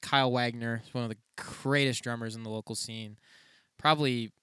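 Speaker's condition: No condition

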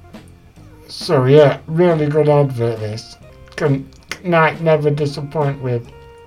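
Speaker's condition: Duchenne muscular dystrophy; diagnosed at age 5

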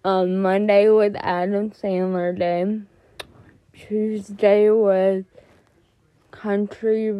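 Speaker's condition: Cerebral palsy; more jerking in class

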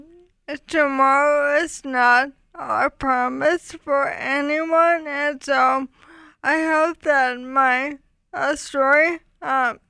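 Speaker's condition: ALS; ALS diagnosed 2014, rapid decline from half Ironman to walking with cane within 6 months; nearly a decade since diagnosis, uses walker and scooter

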